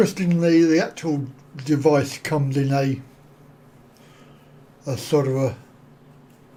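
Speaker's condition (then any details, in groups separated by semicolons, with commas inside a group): Cerebral palsy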